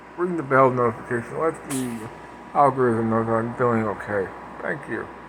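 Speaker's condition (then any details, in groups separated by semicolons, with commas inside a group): Parkinson's; speech impediment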